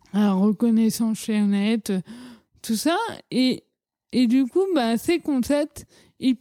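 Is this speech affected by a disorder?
Yes: cerebral palsy; childhood speech.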